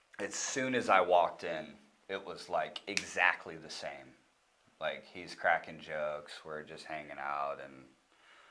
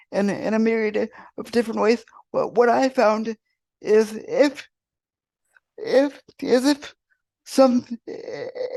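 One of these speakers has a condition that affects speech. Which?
The second: cerebral palsy; wheelchair user.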